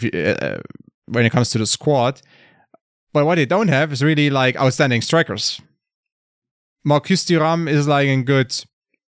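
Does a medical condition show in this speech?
No.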